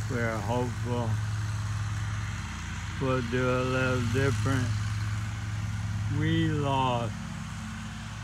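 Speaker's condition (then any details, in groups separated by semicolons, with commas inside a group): ALS; voice noticeably changed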